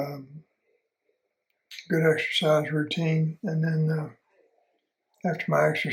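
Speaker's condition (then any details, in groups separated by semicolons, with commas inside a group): Parkinson's disease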